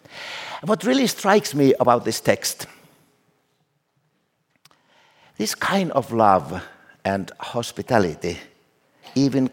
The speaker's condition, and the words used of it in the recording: None; typical speech.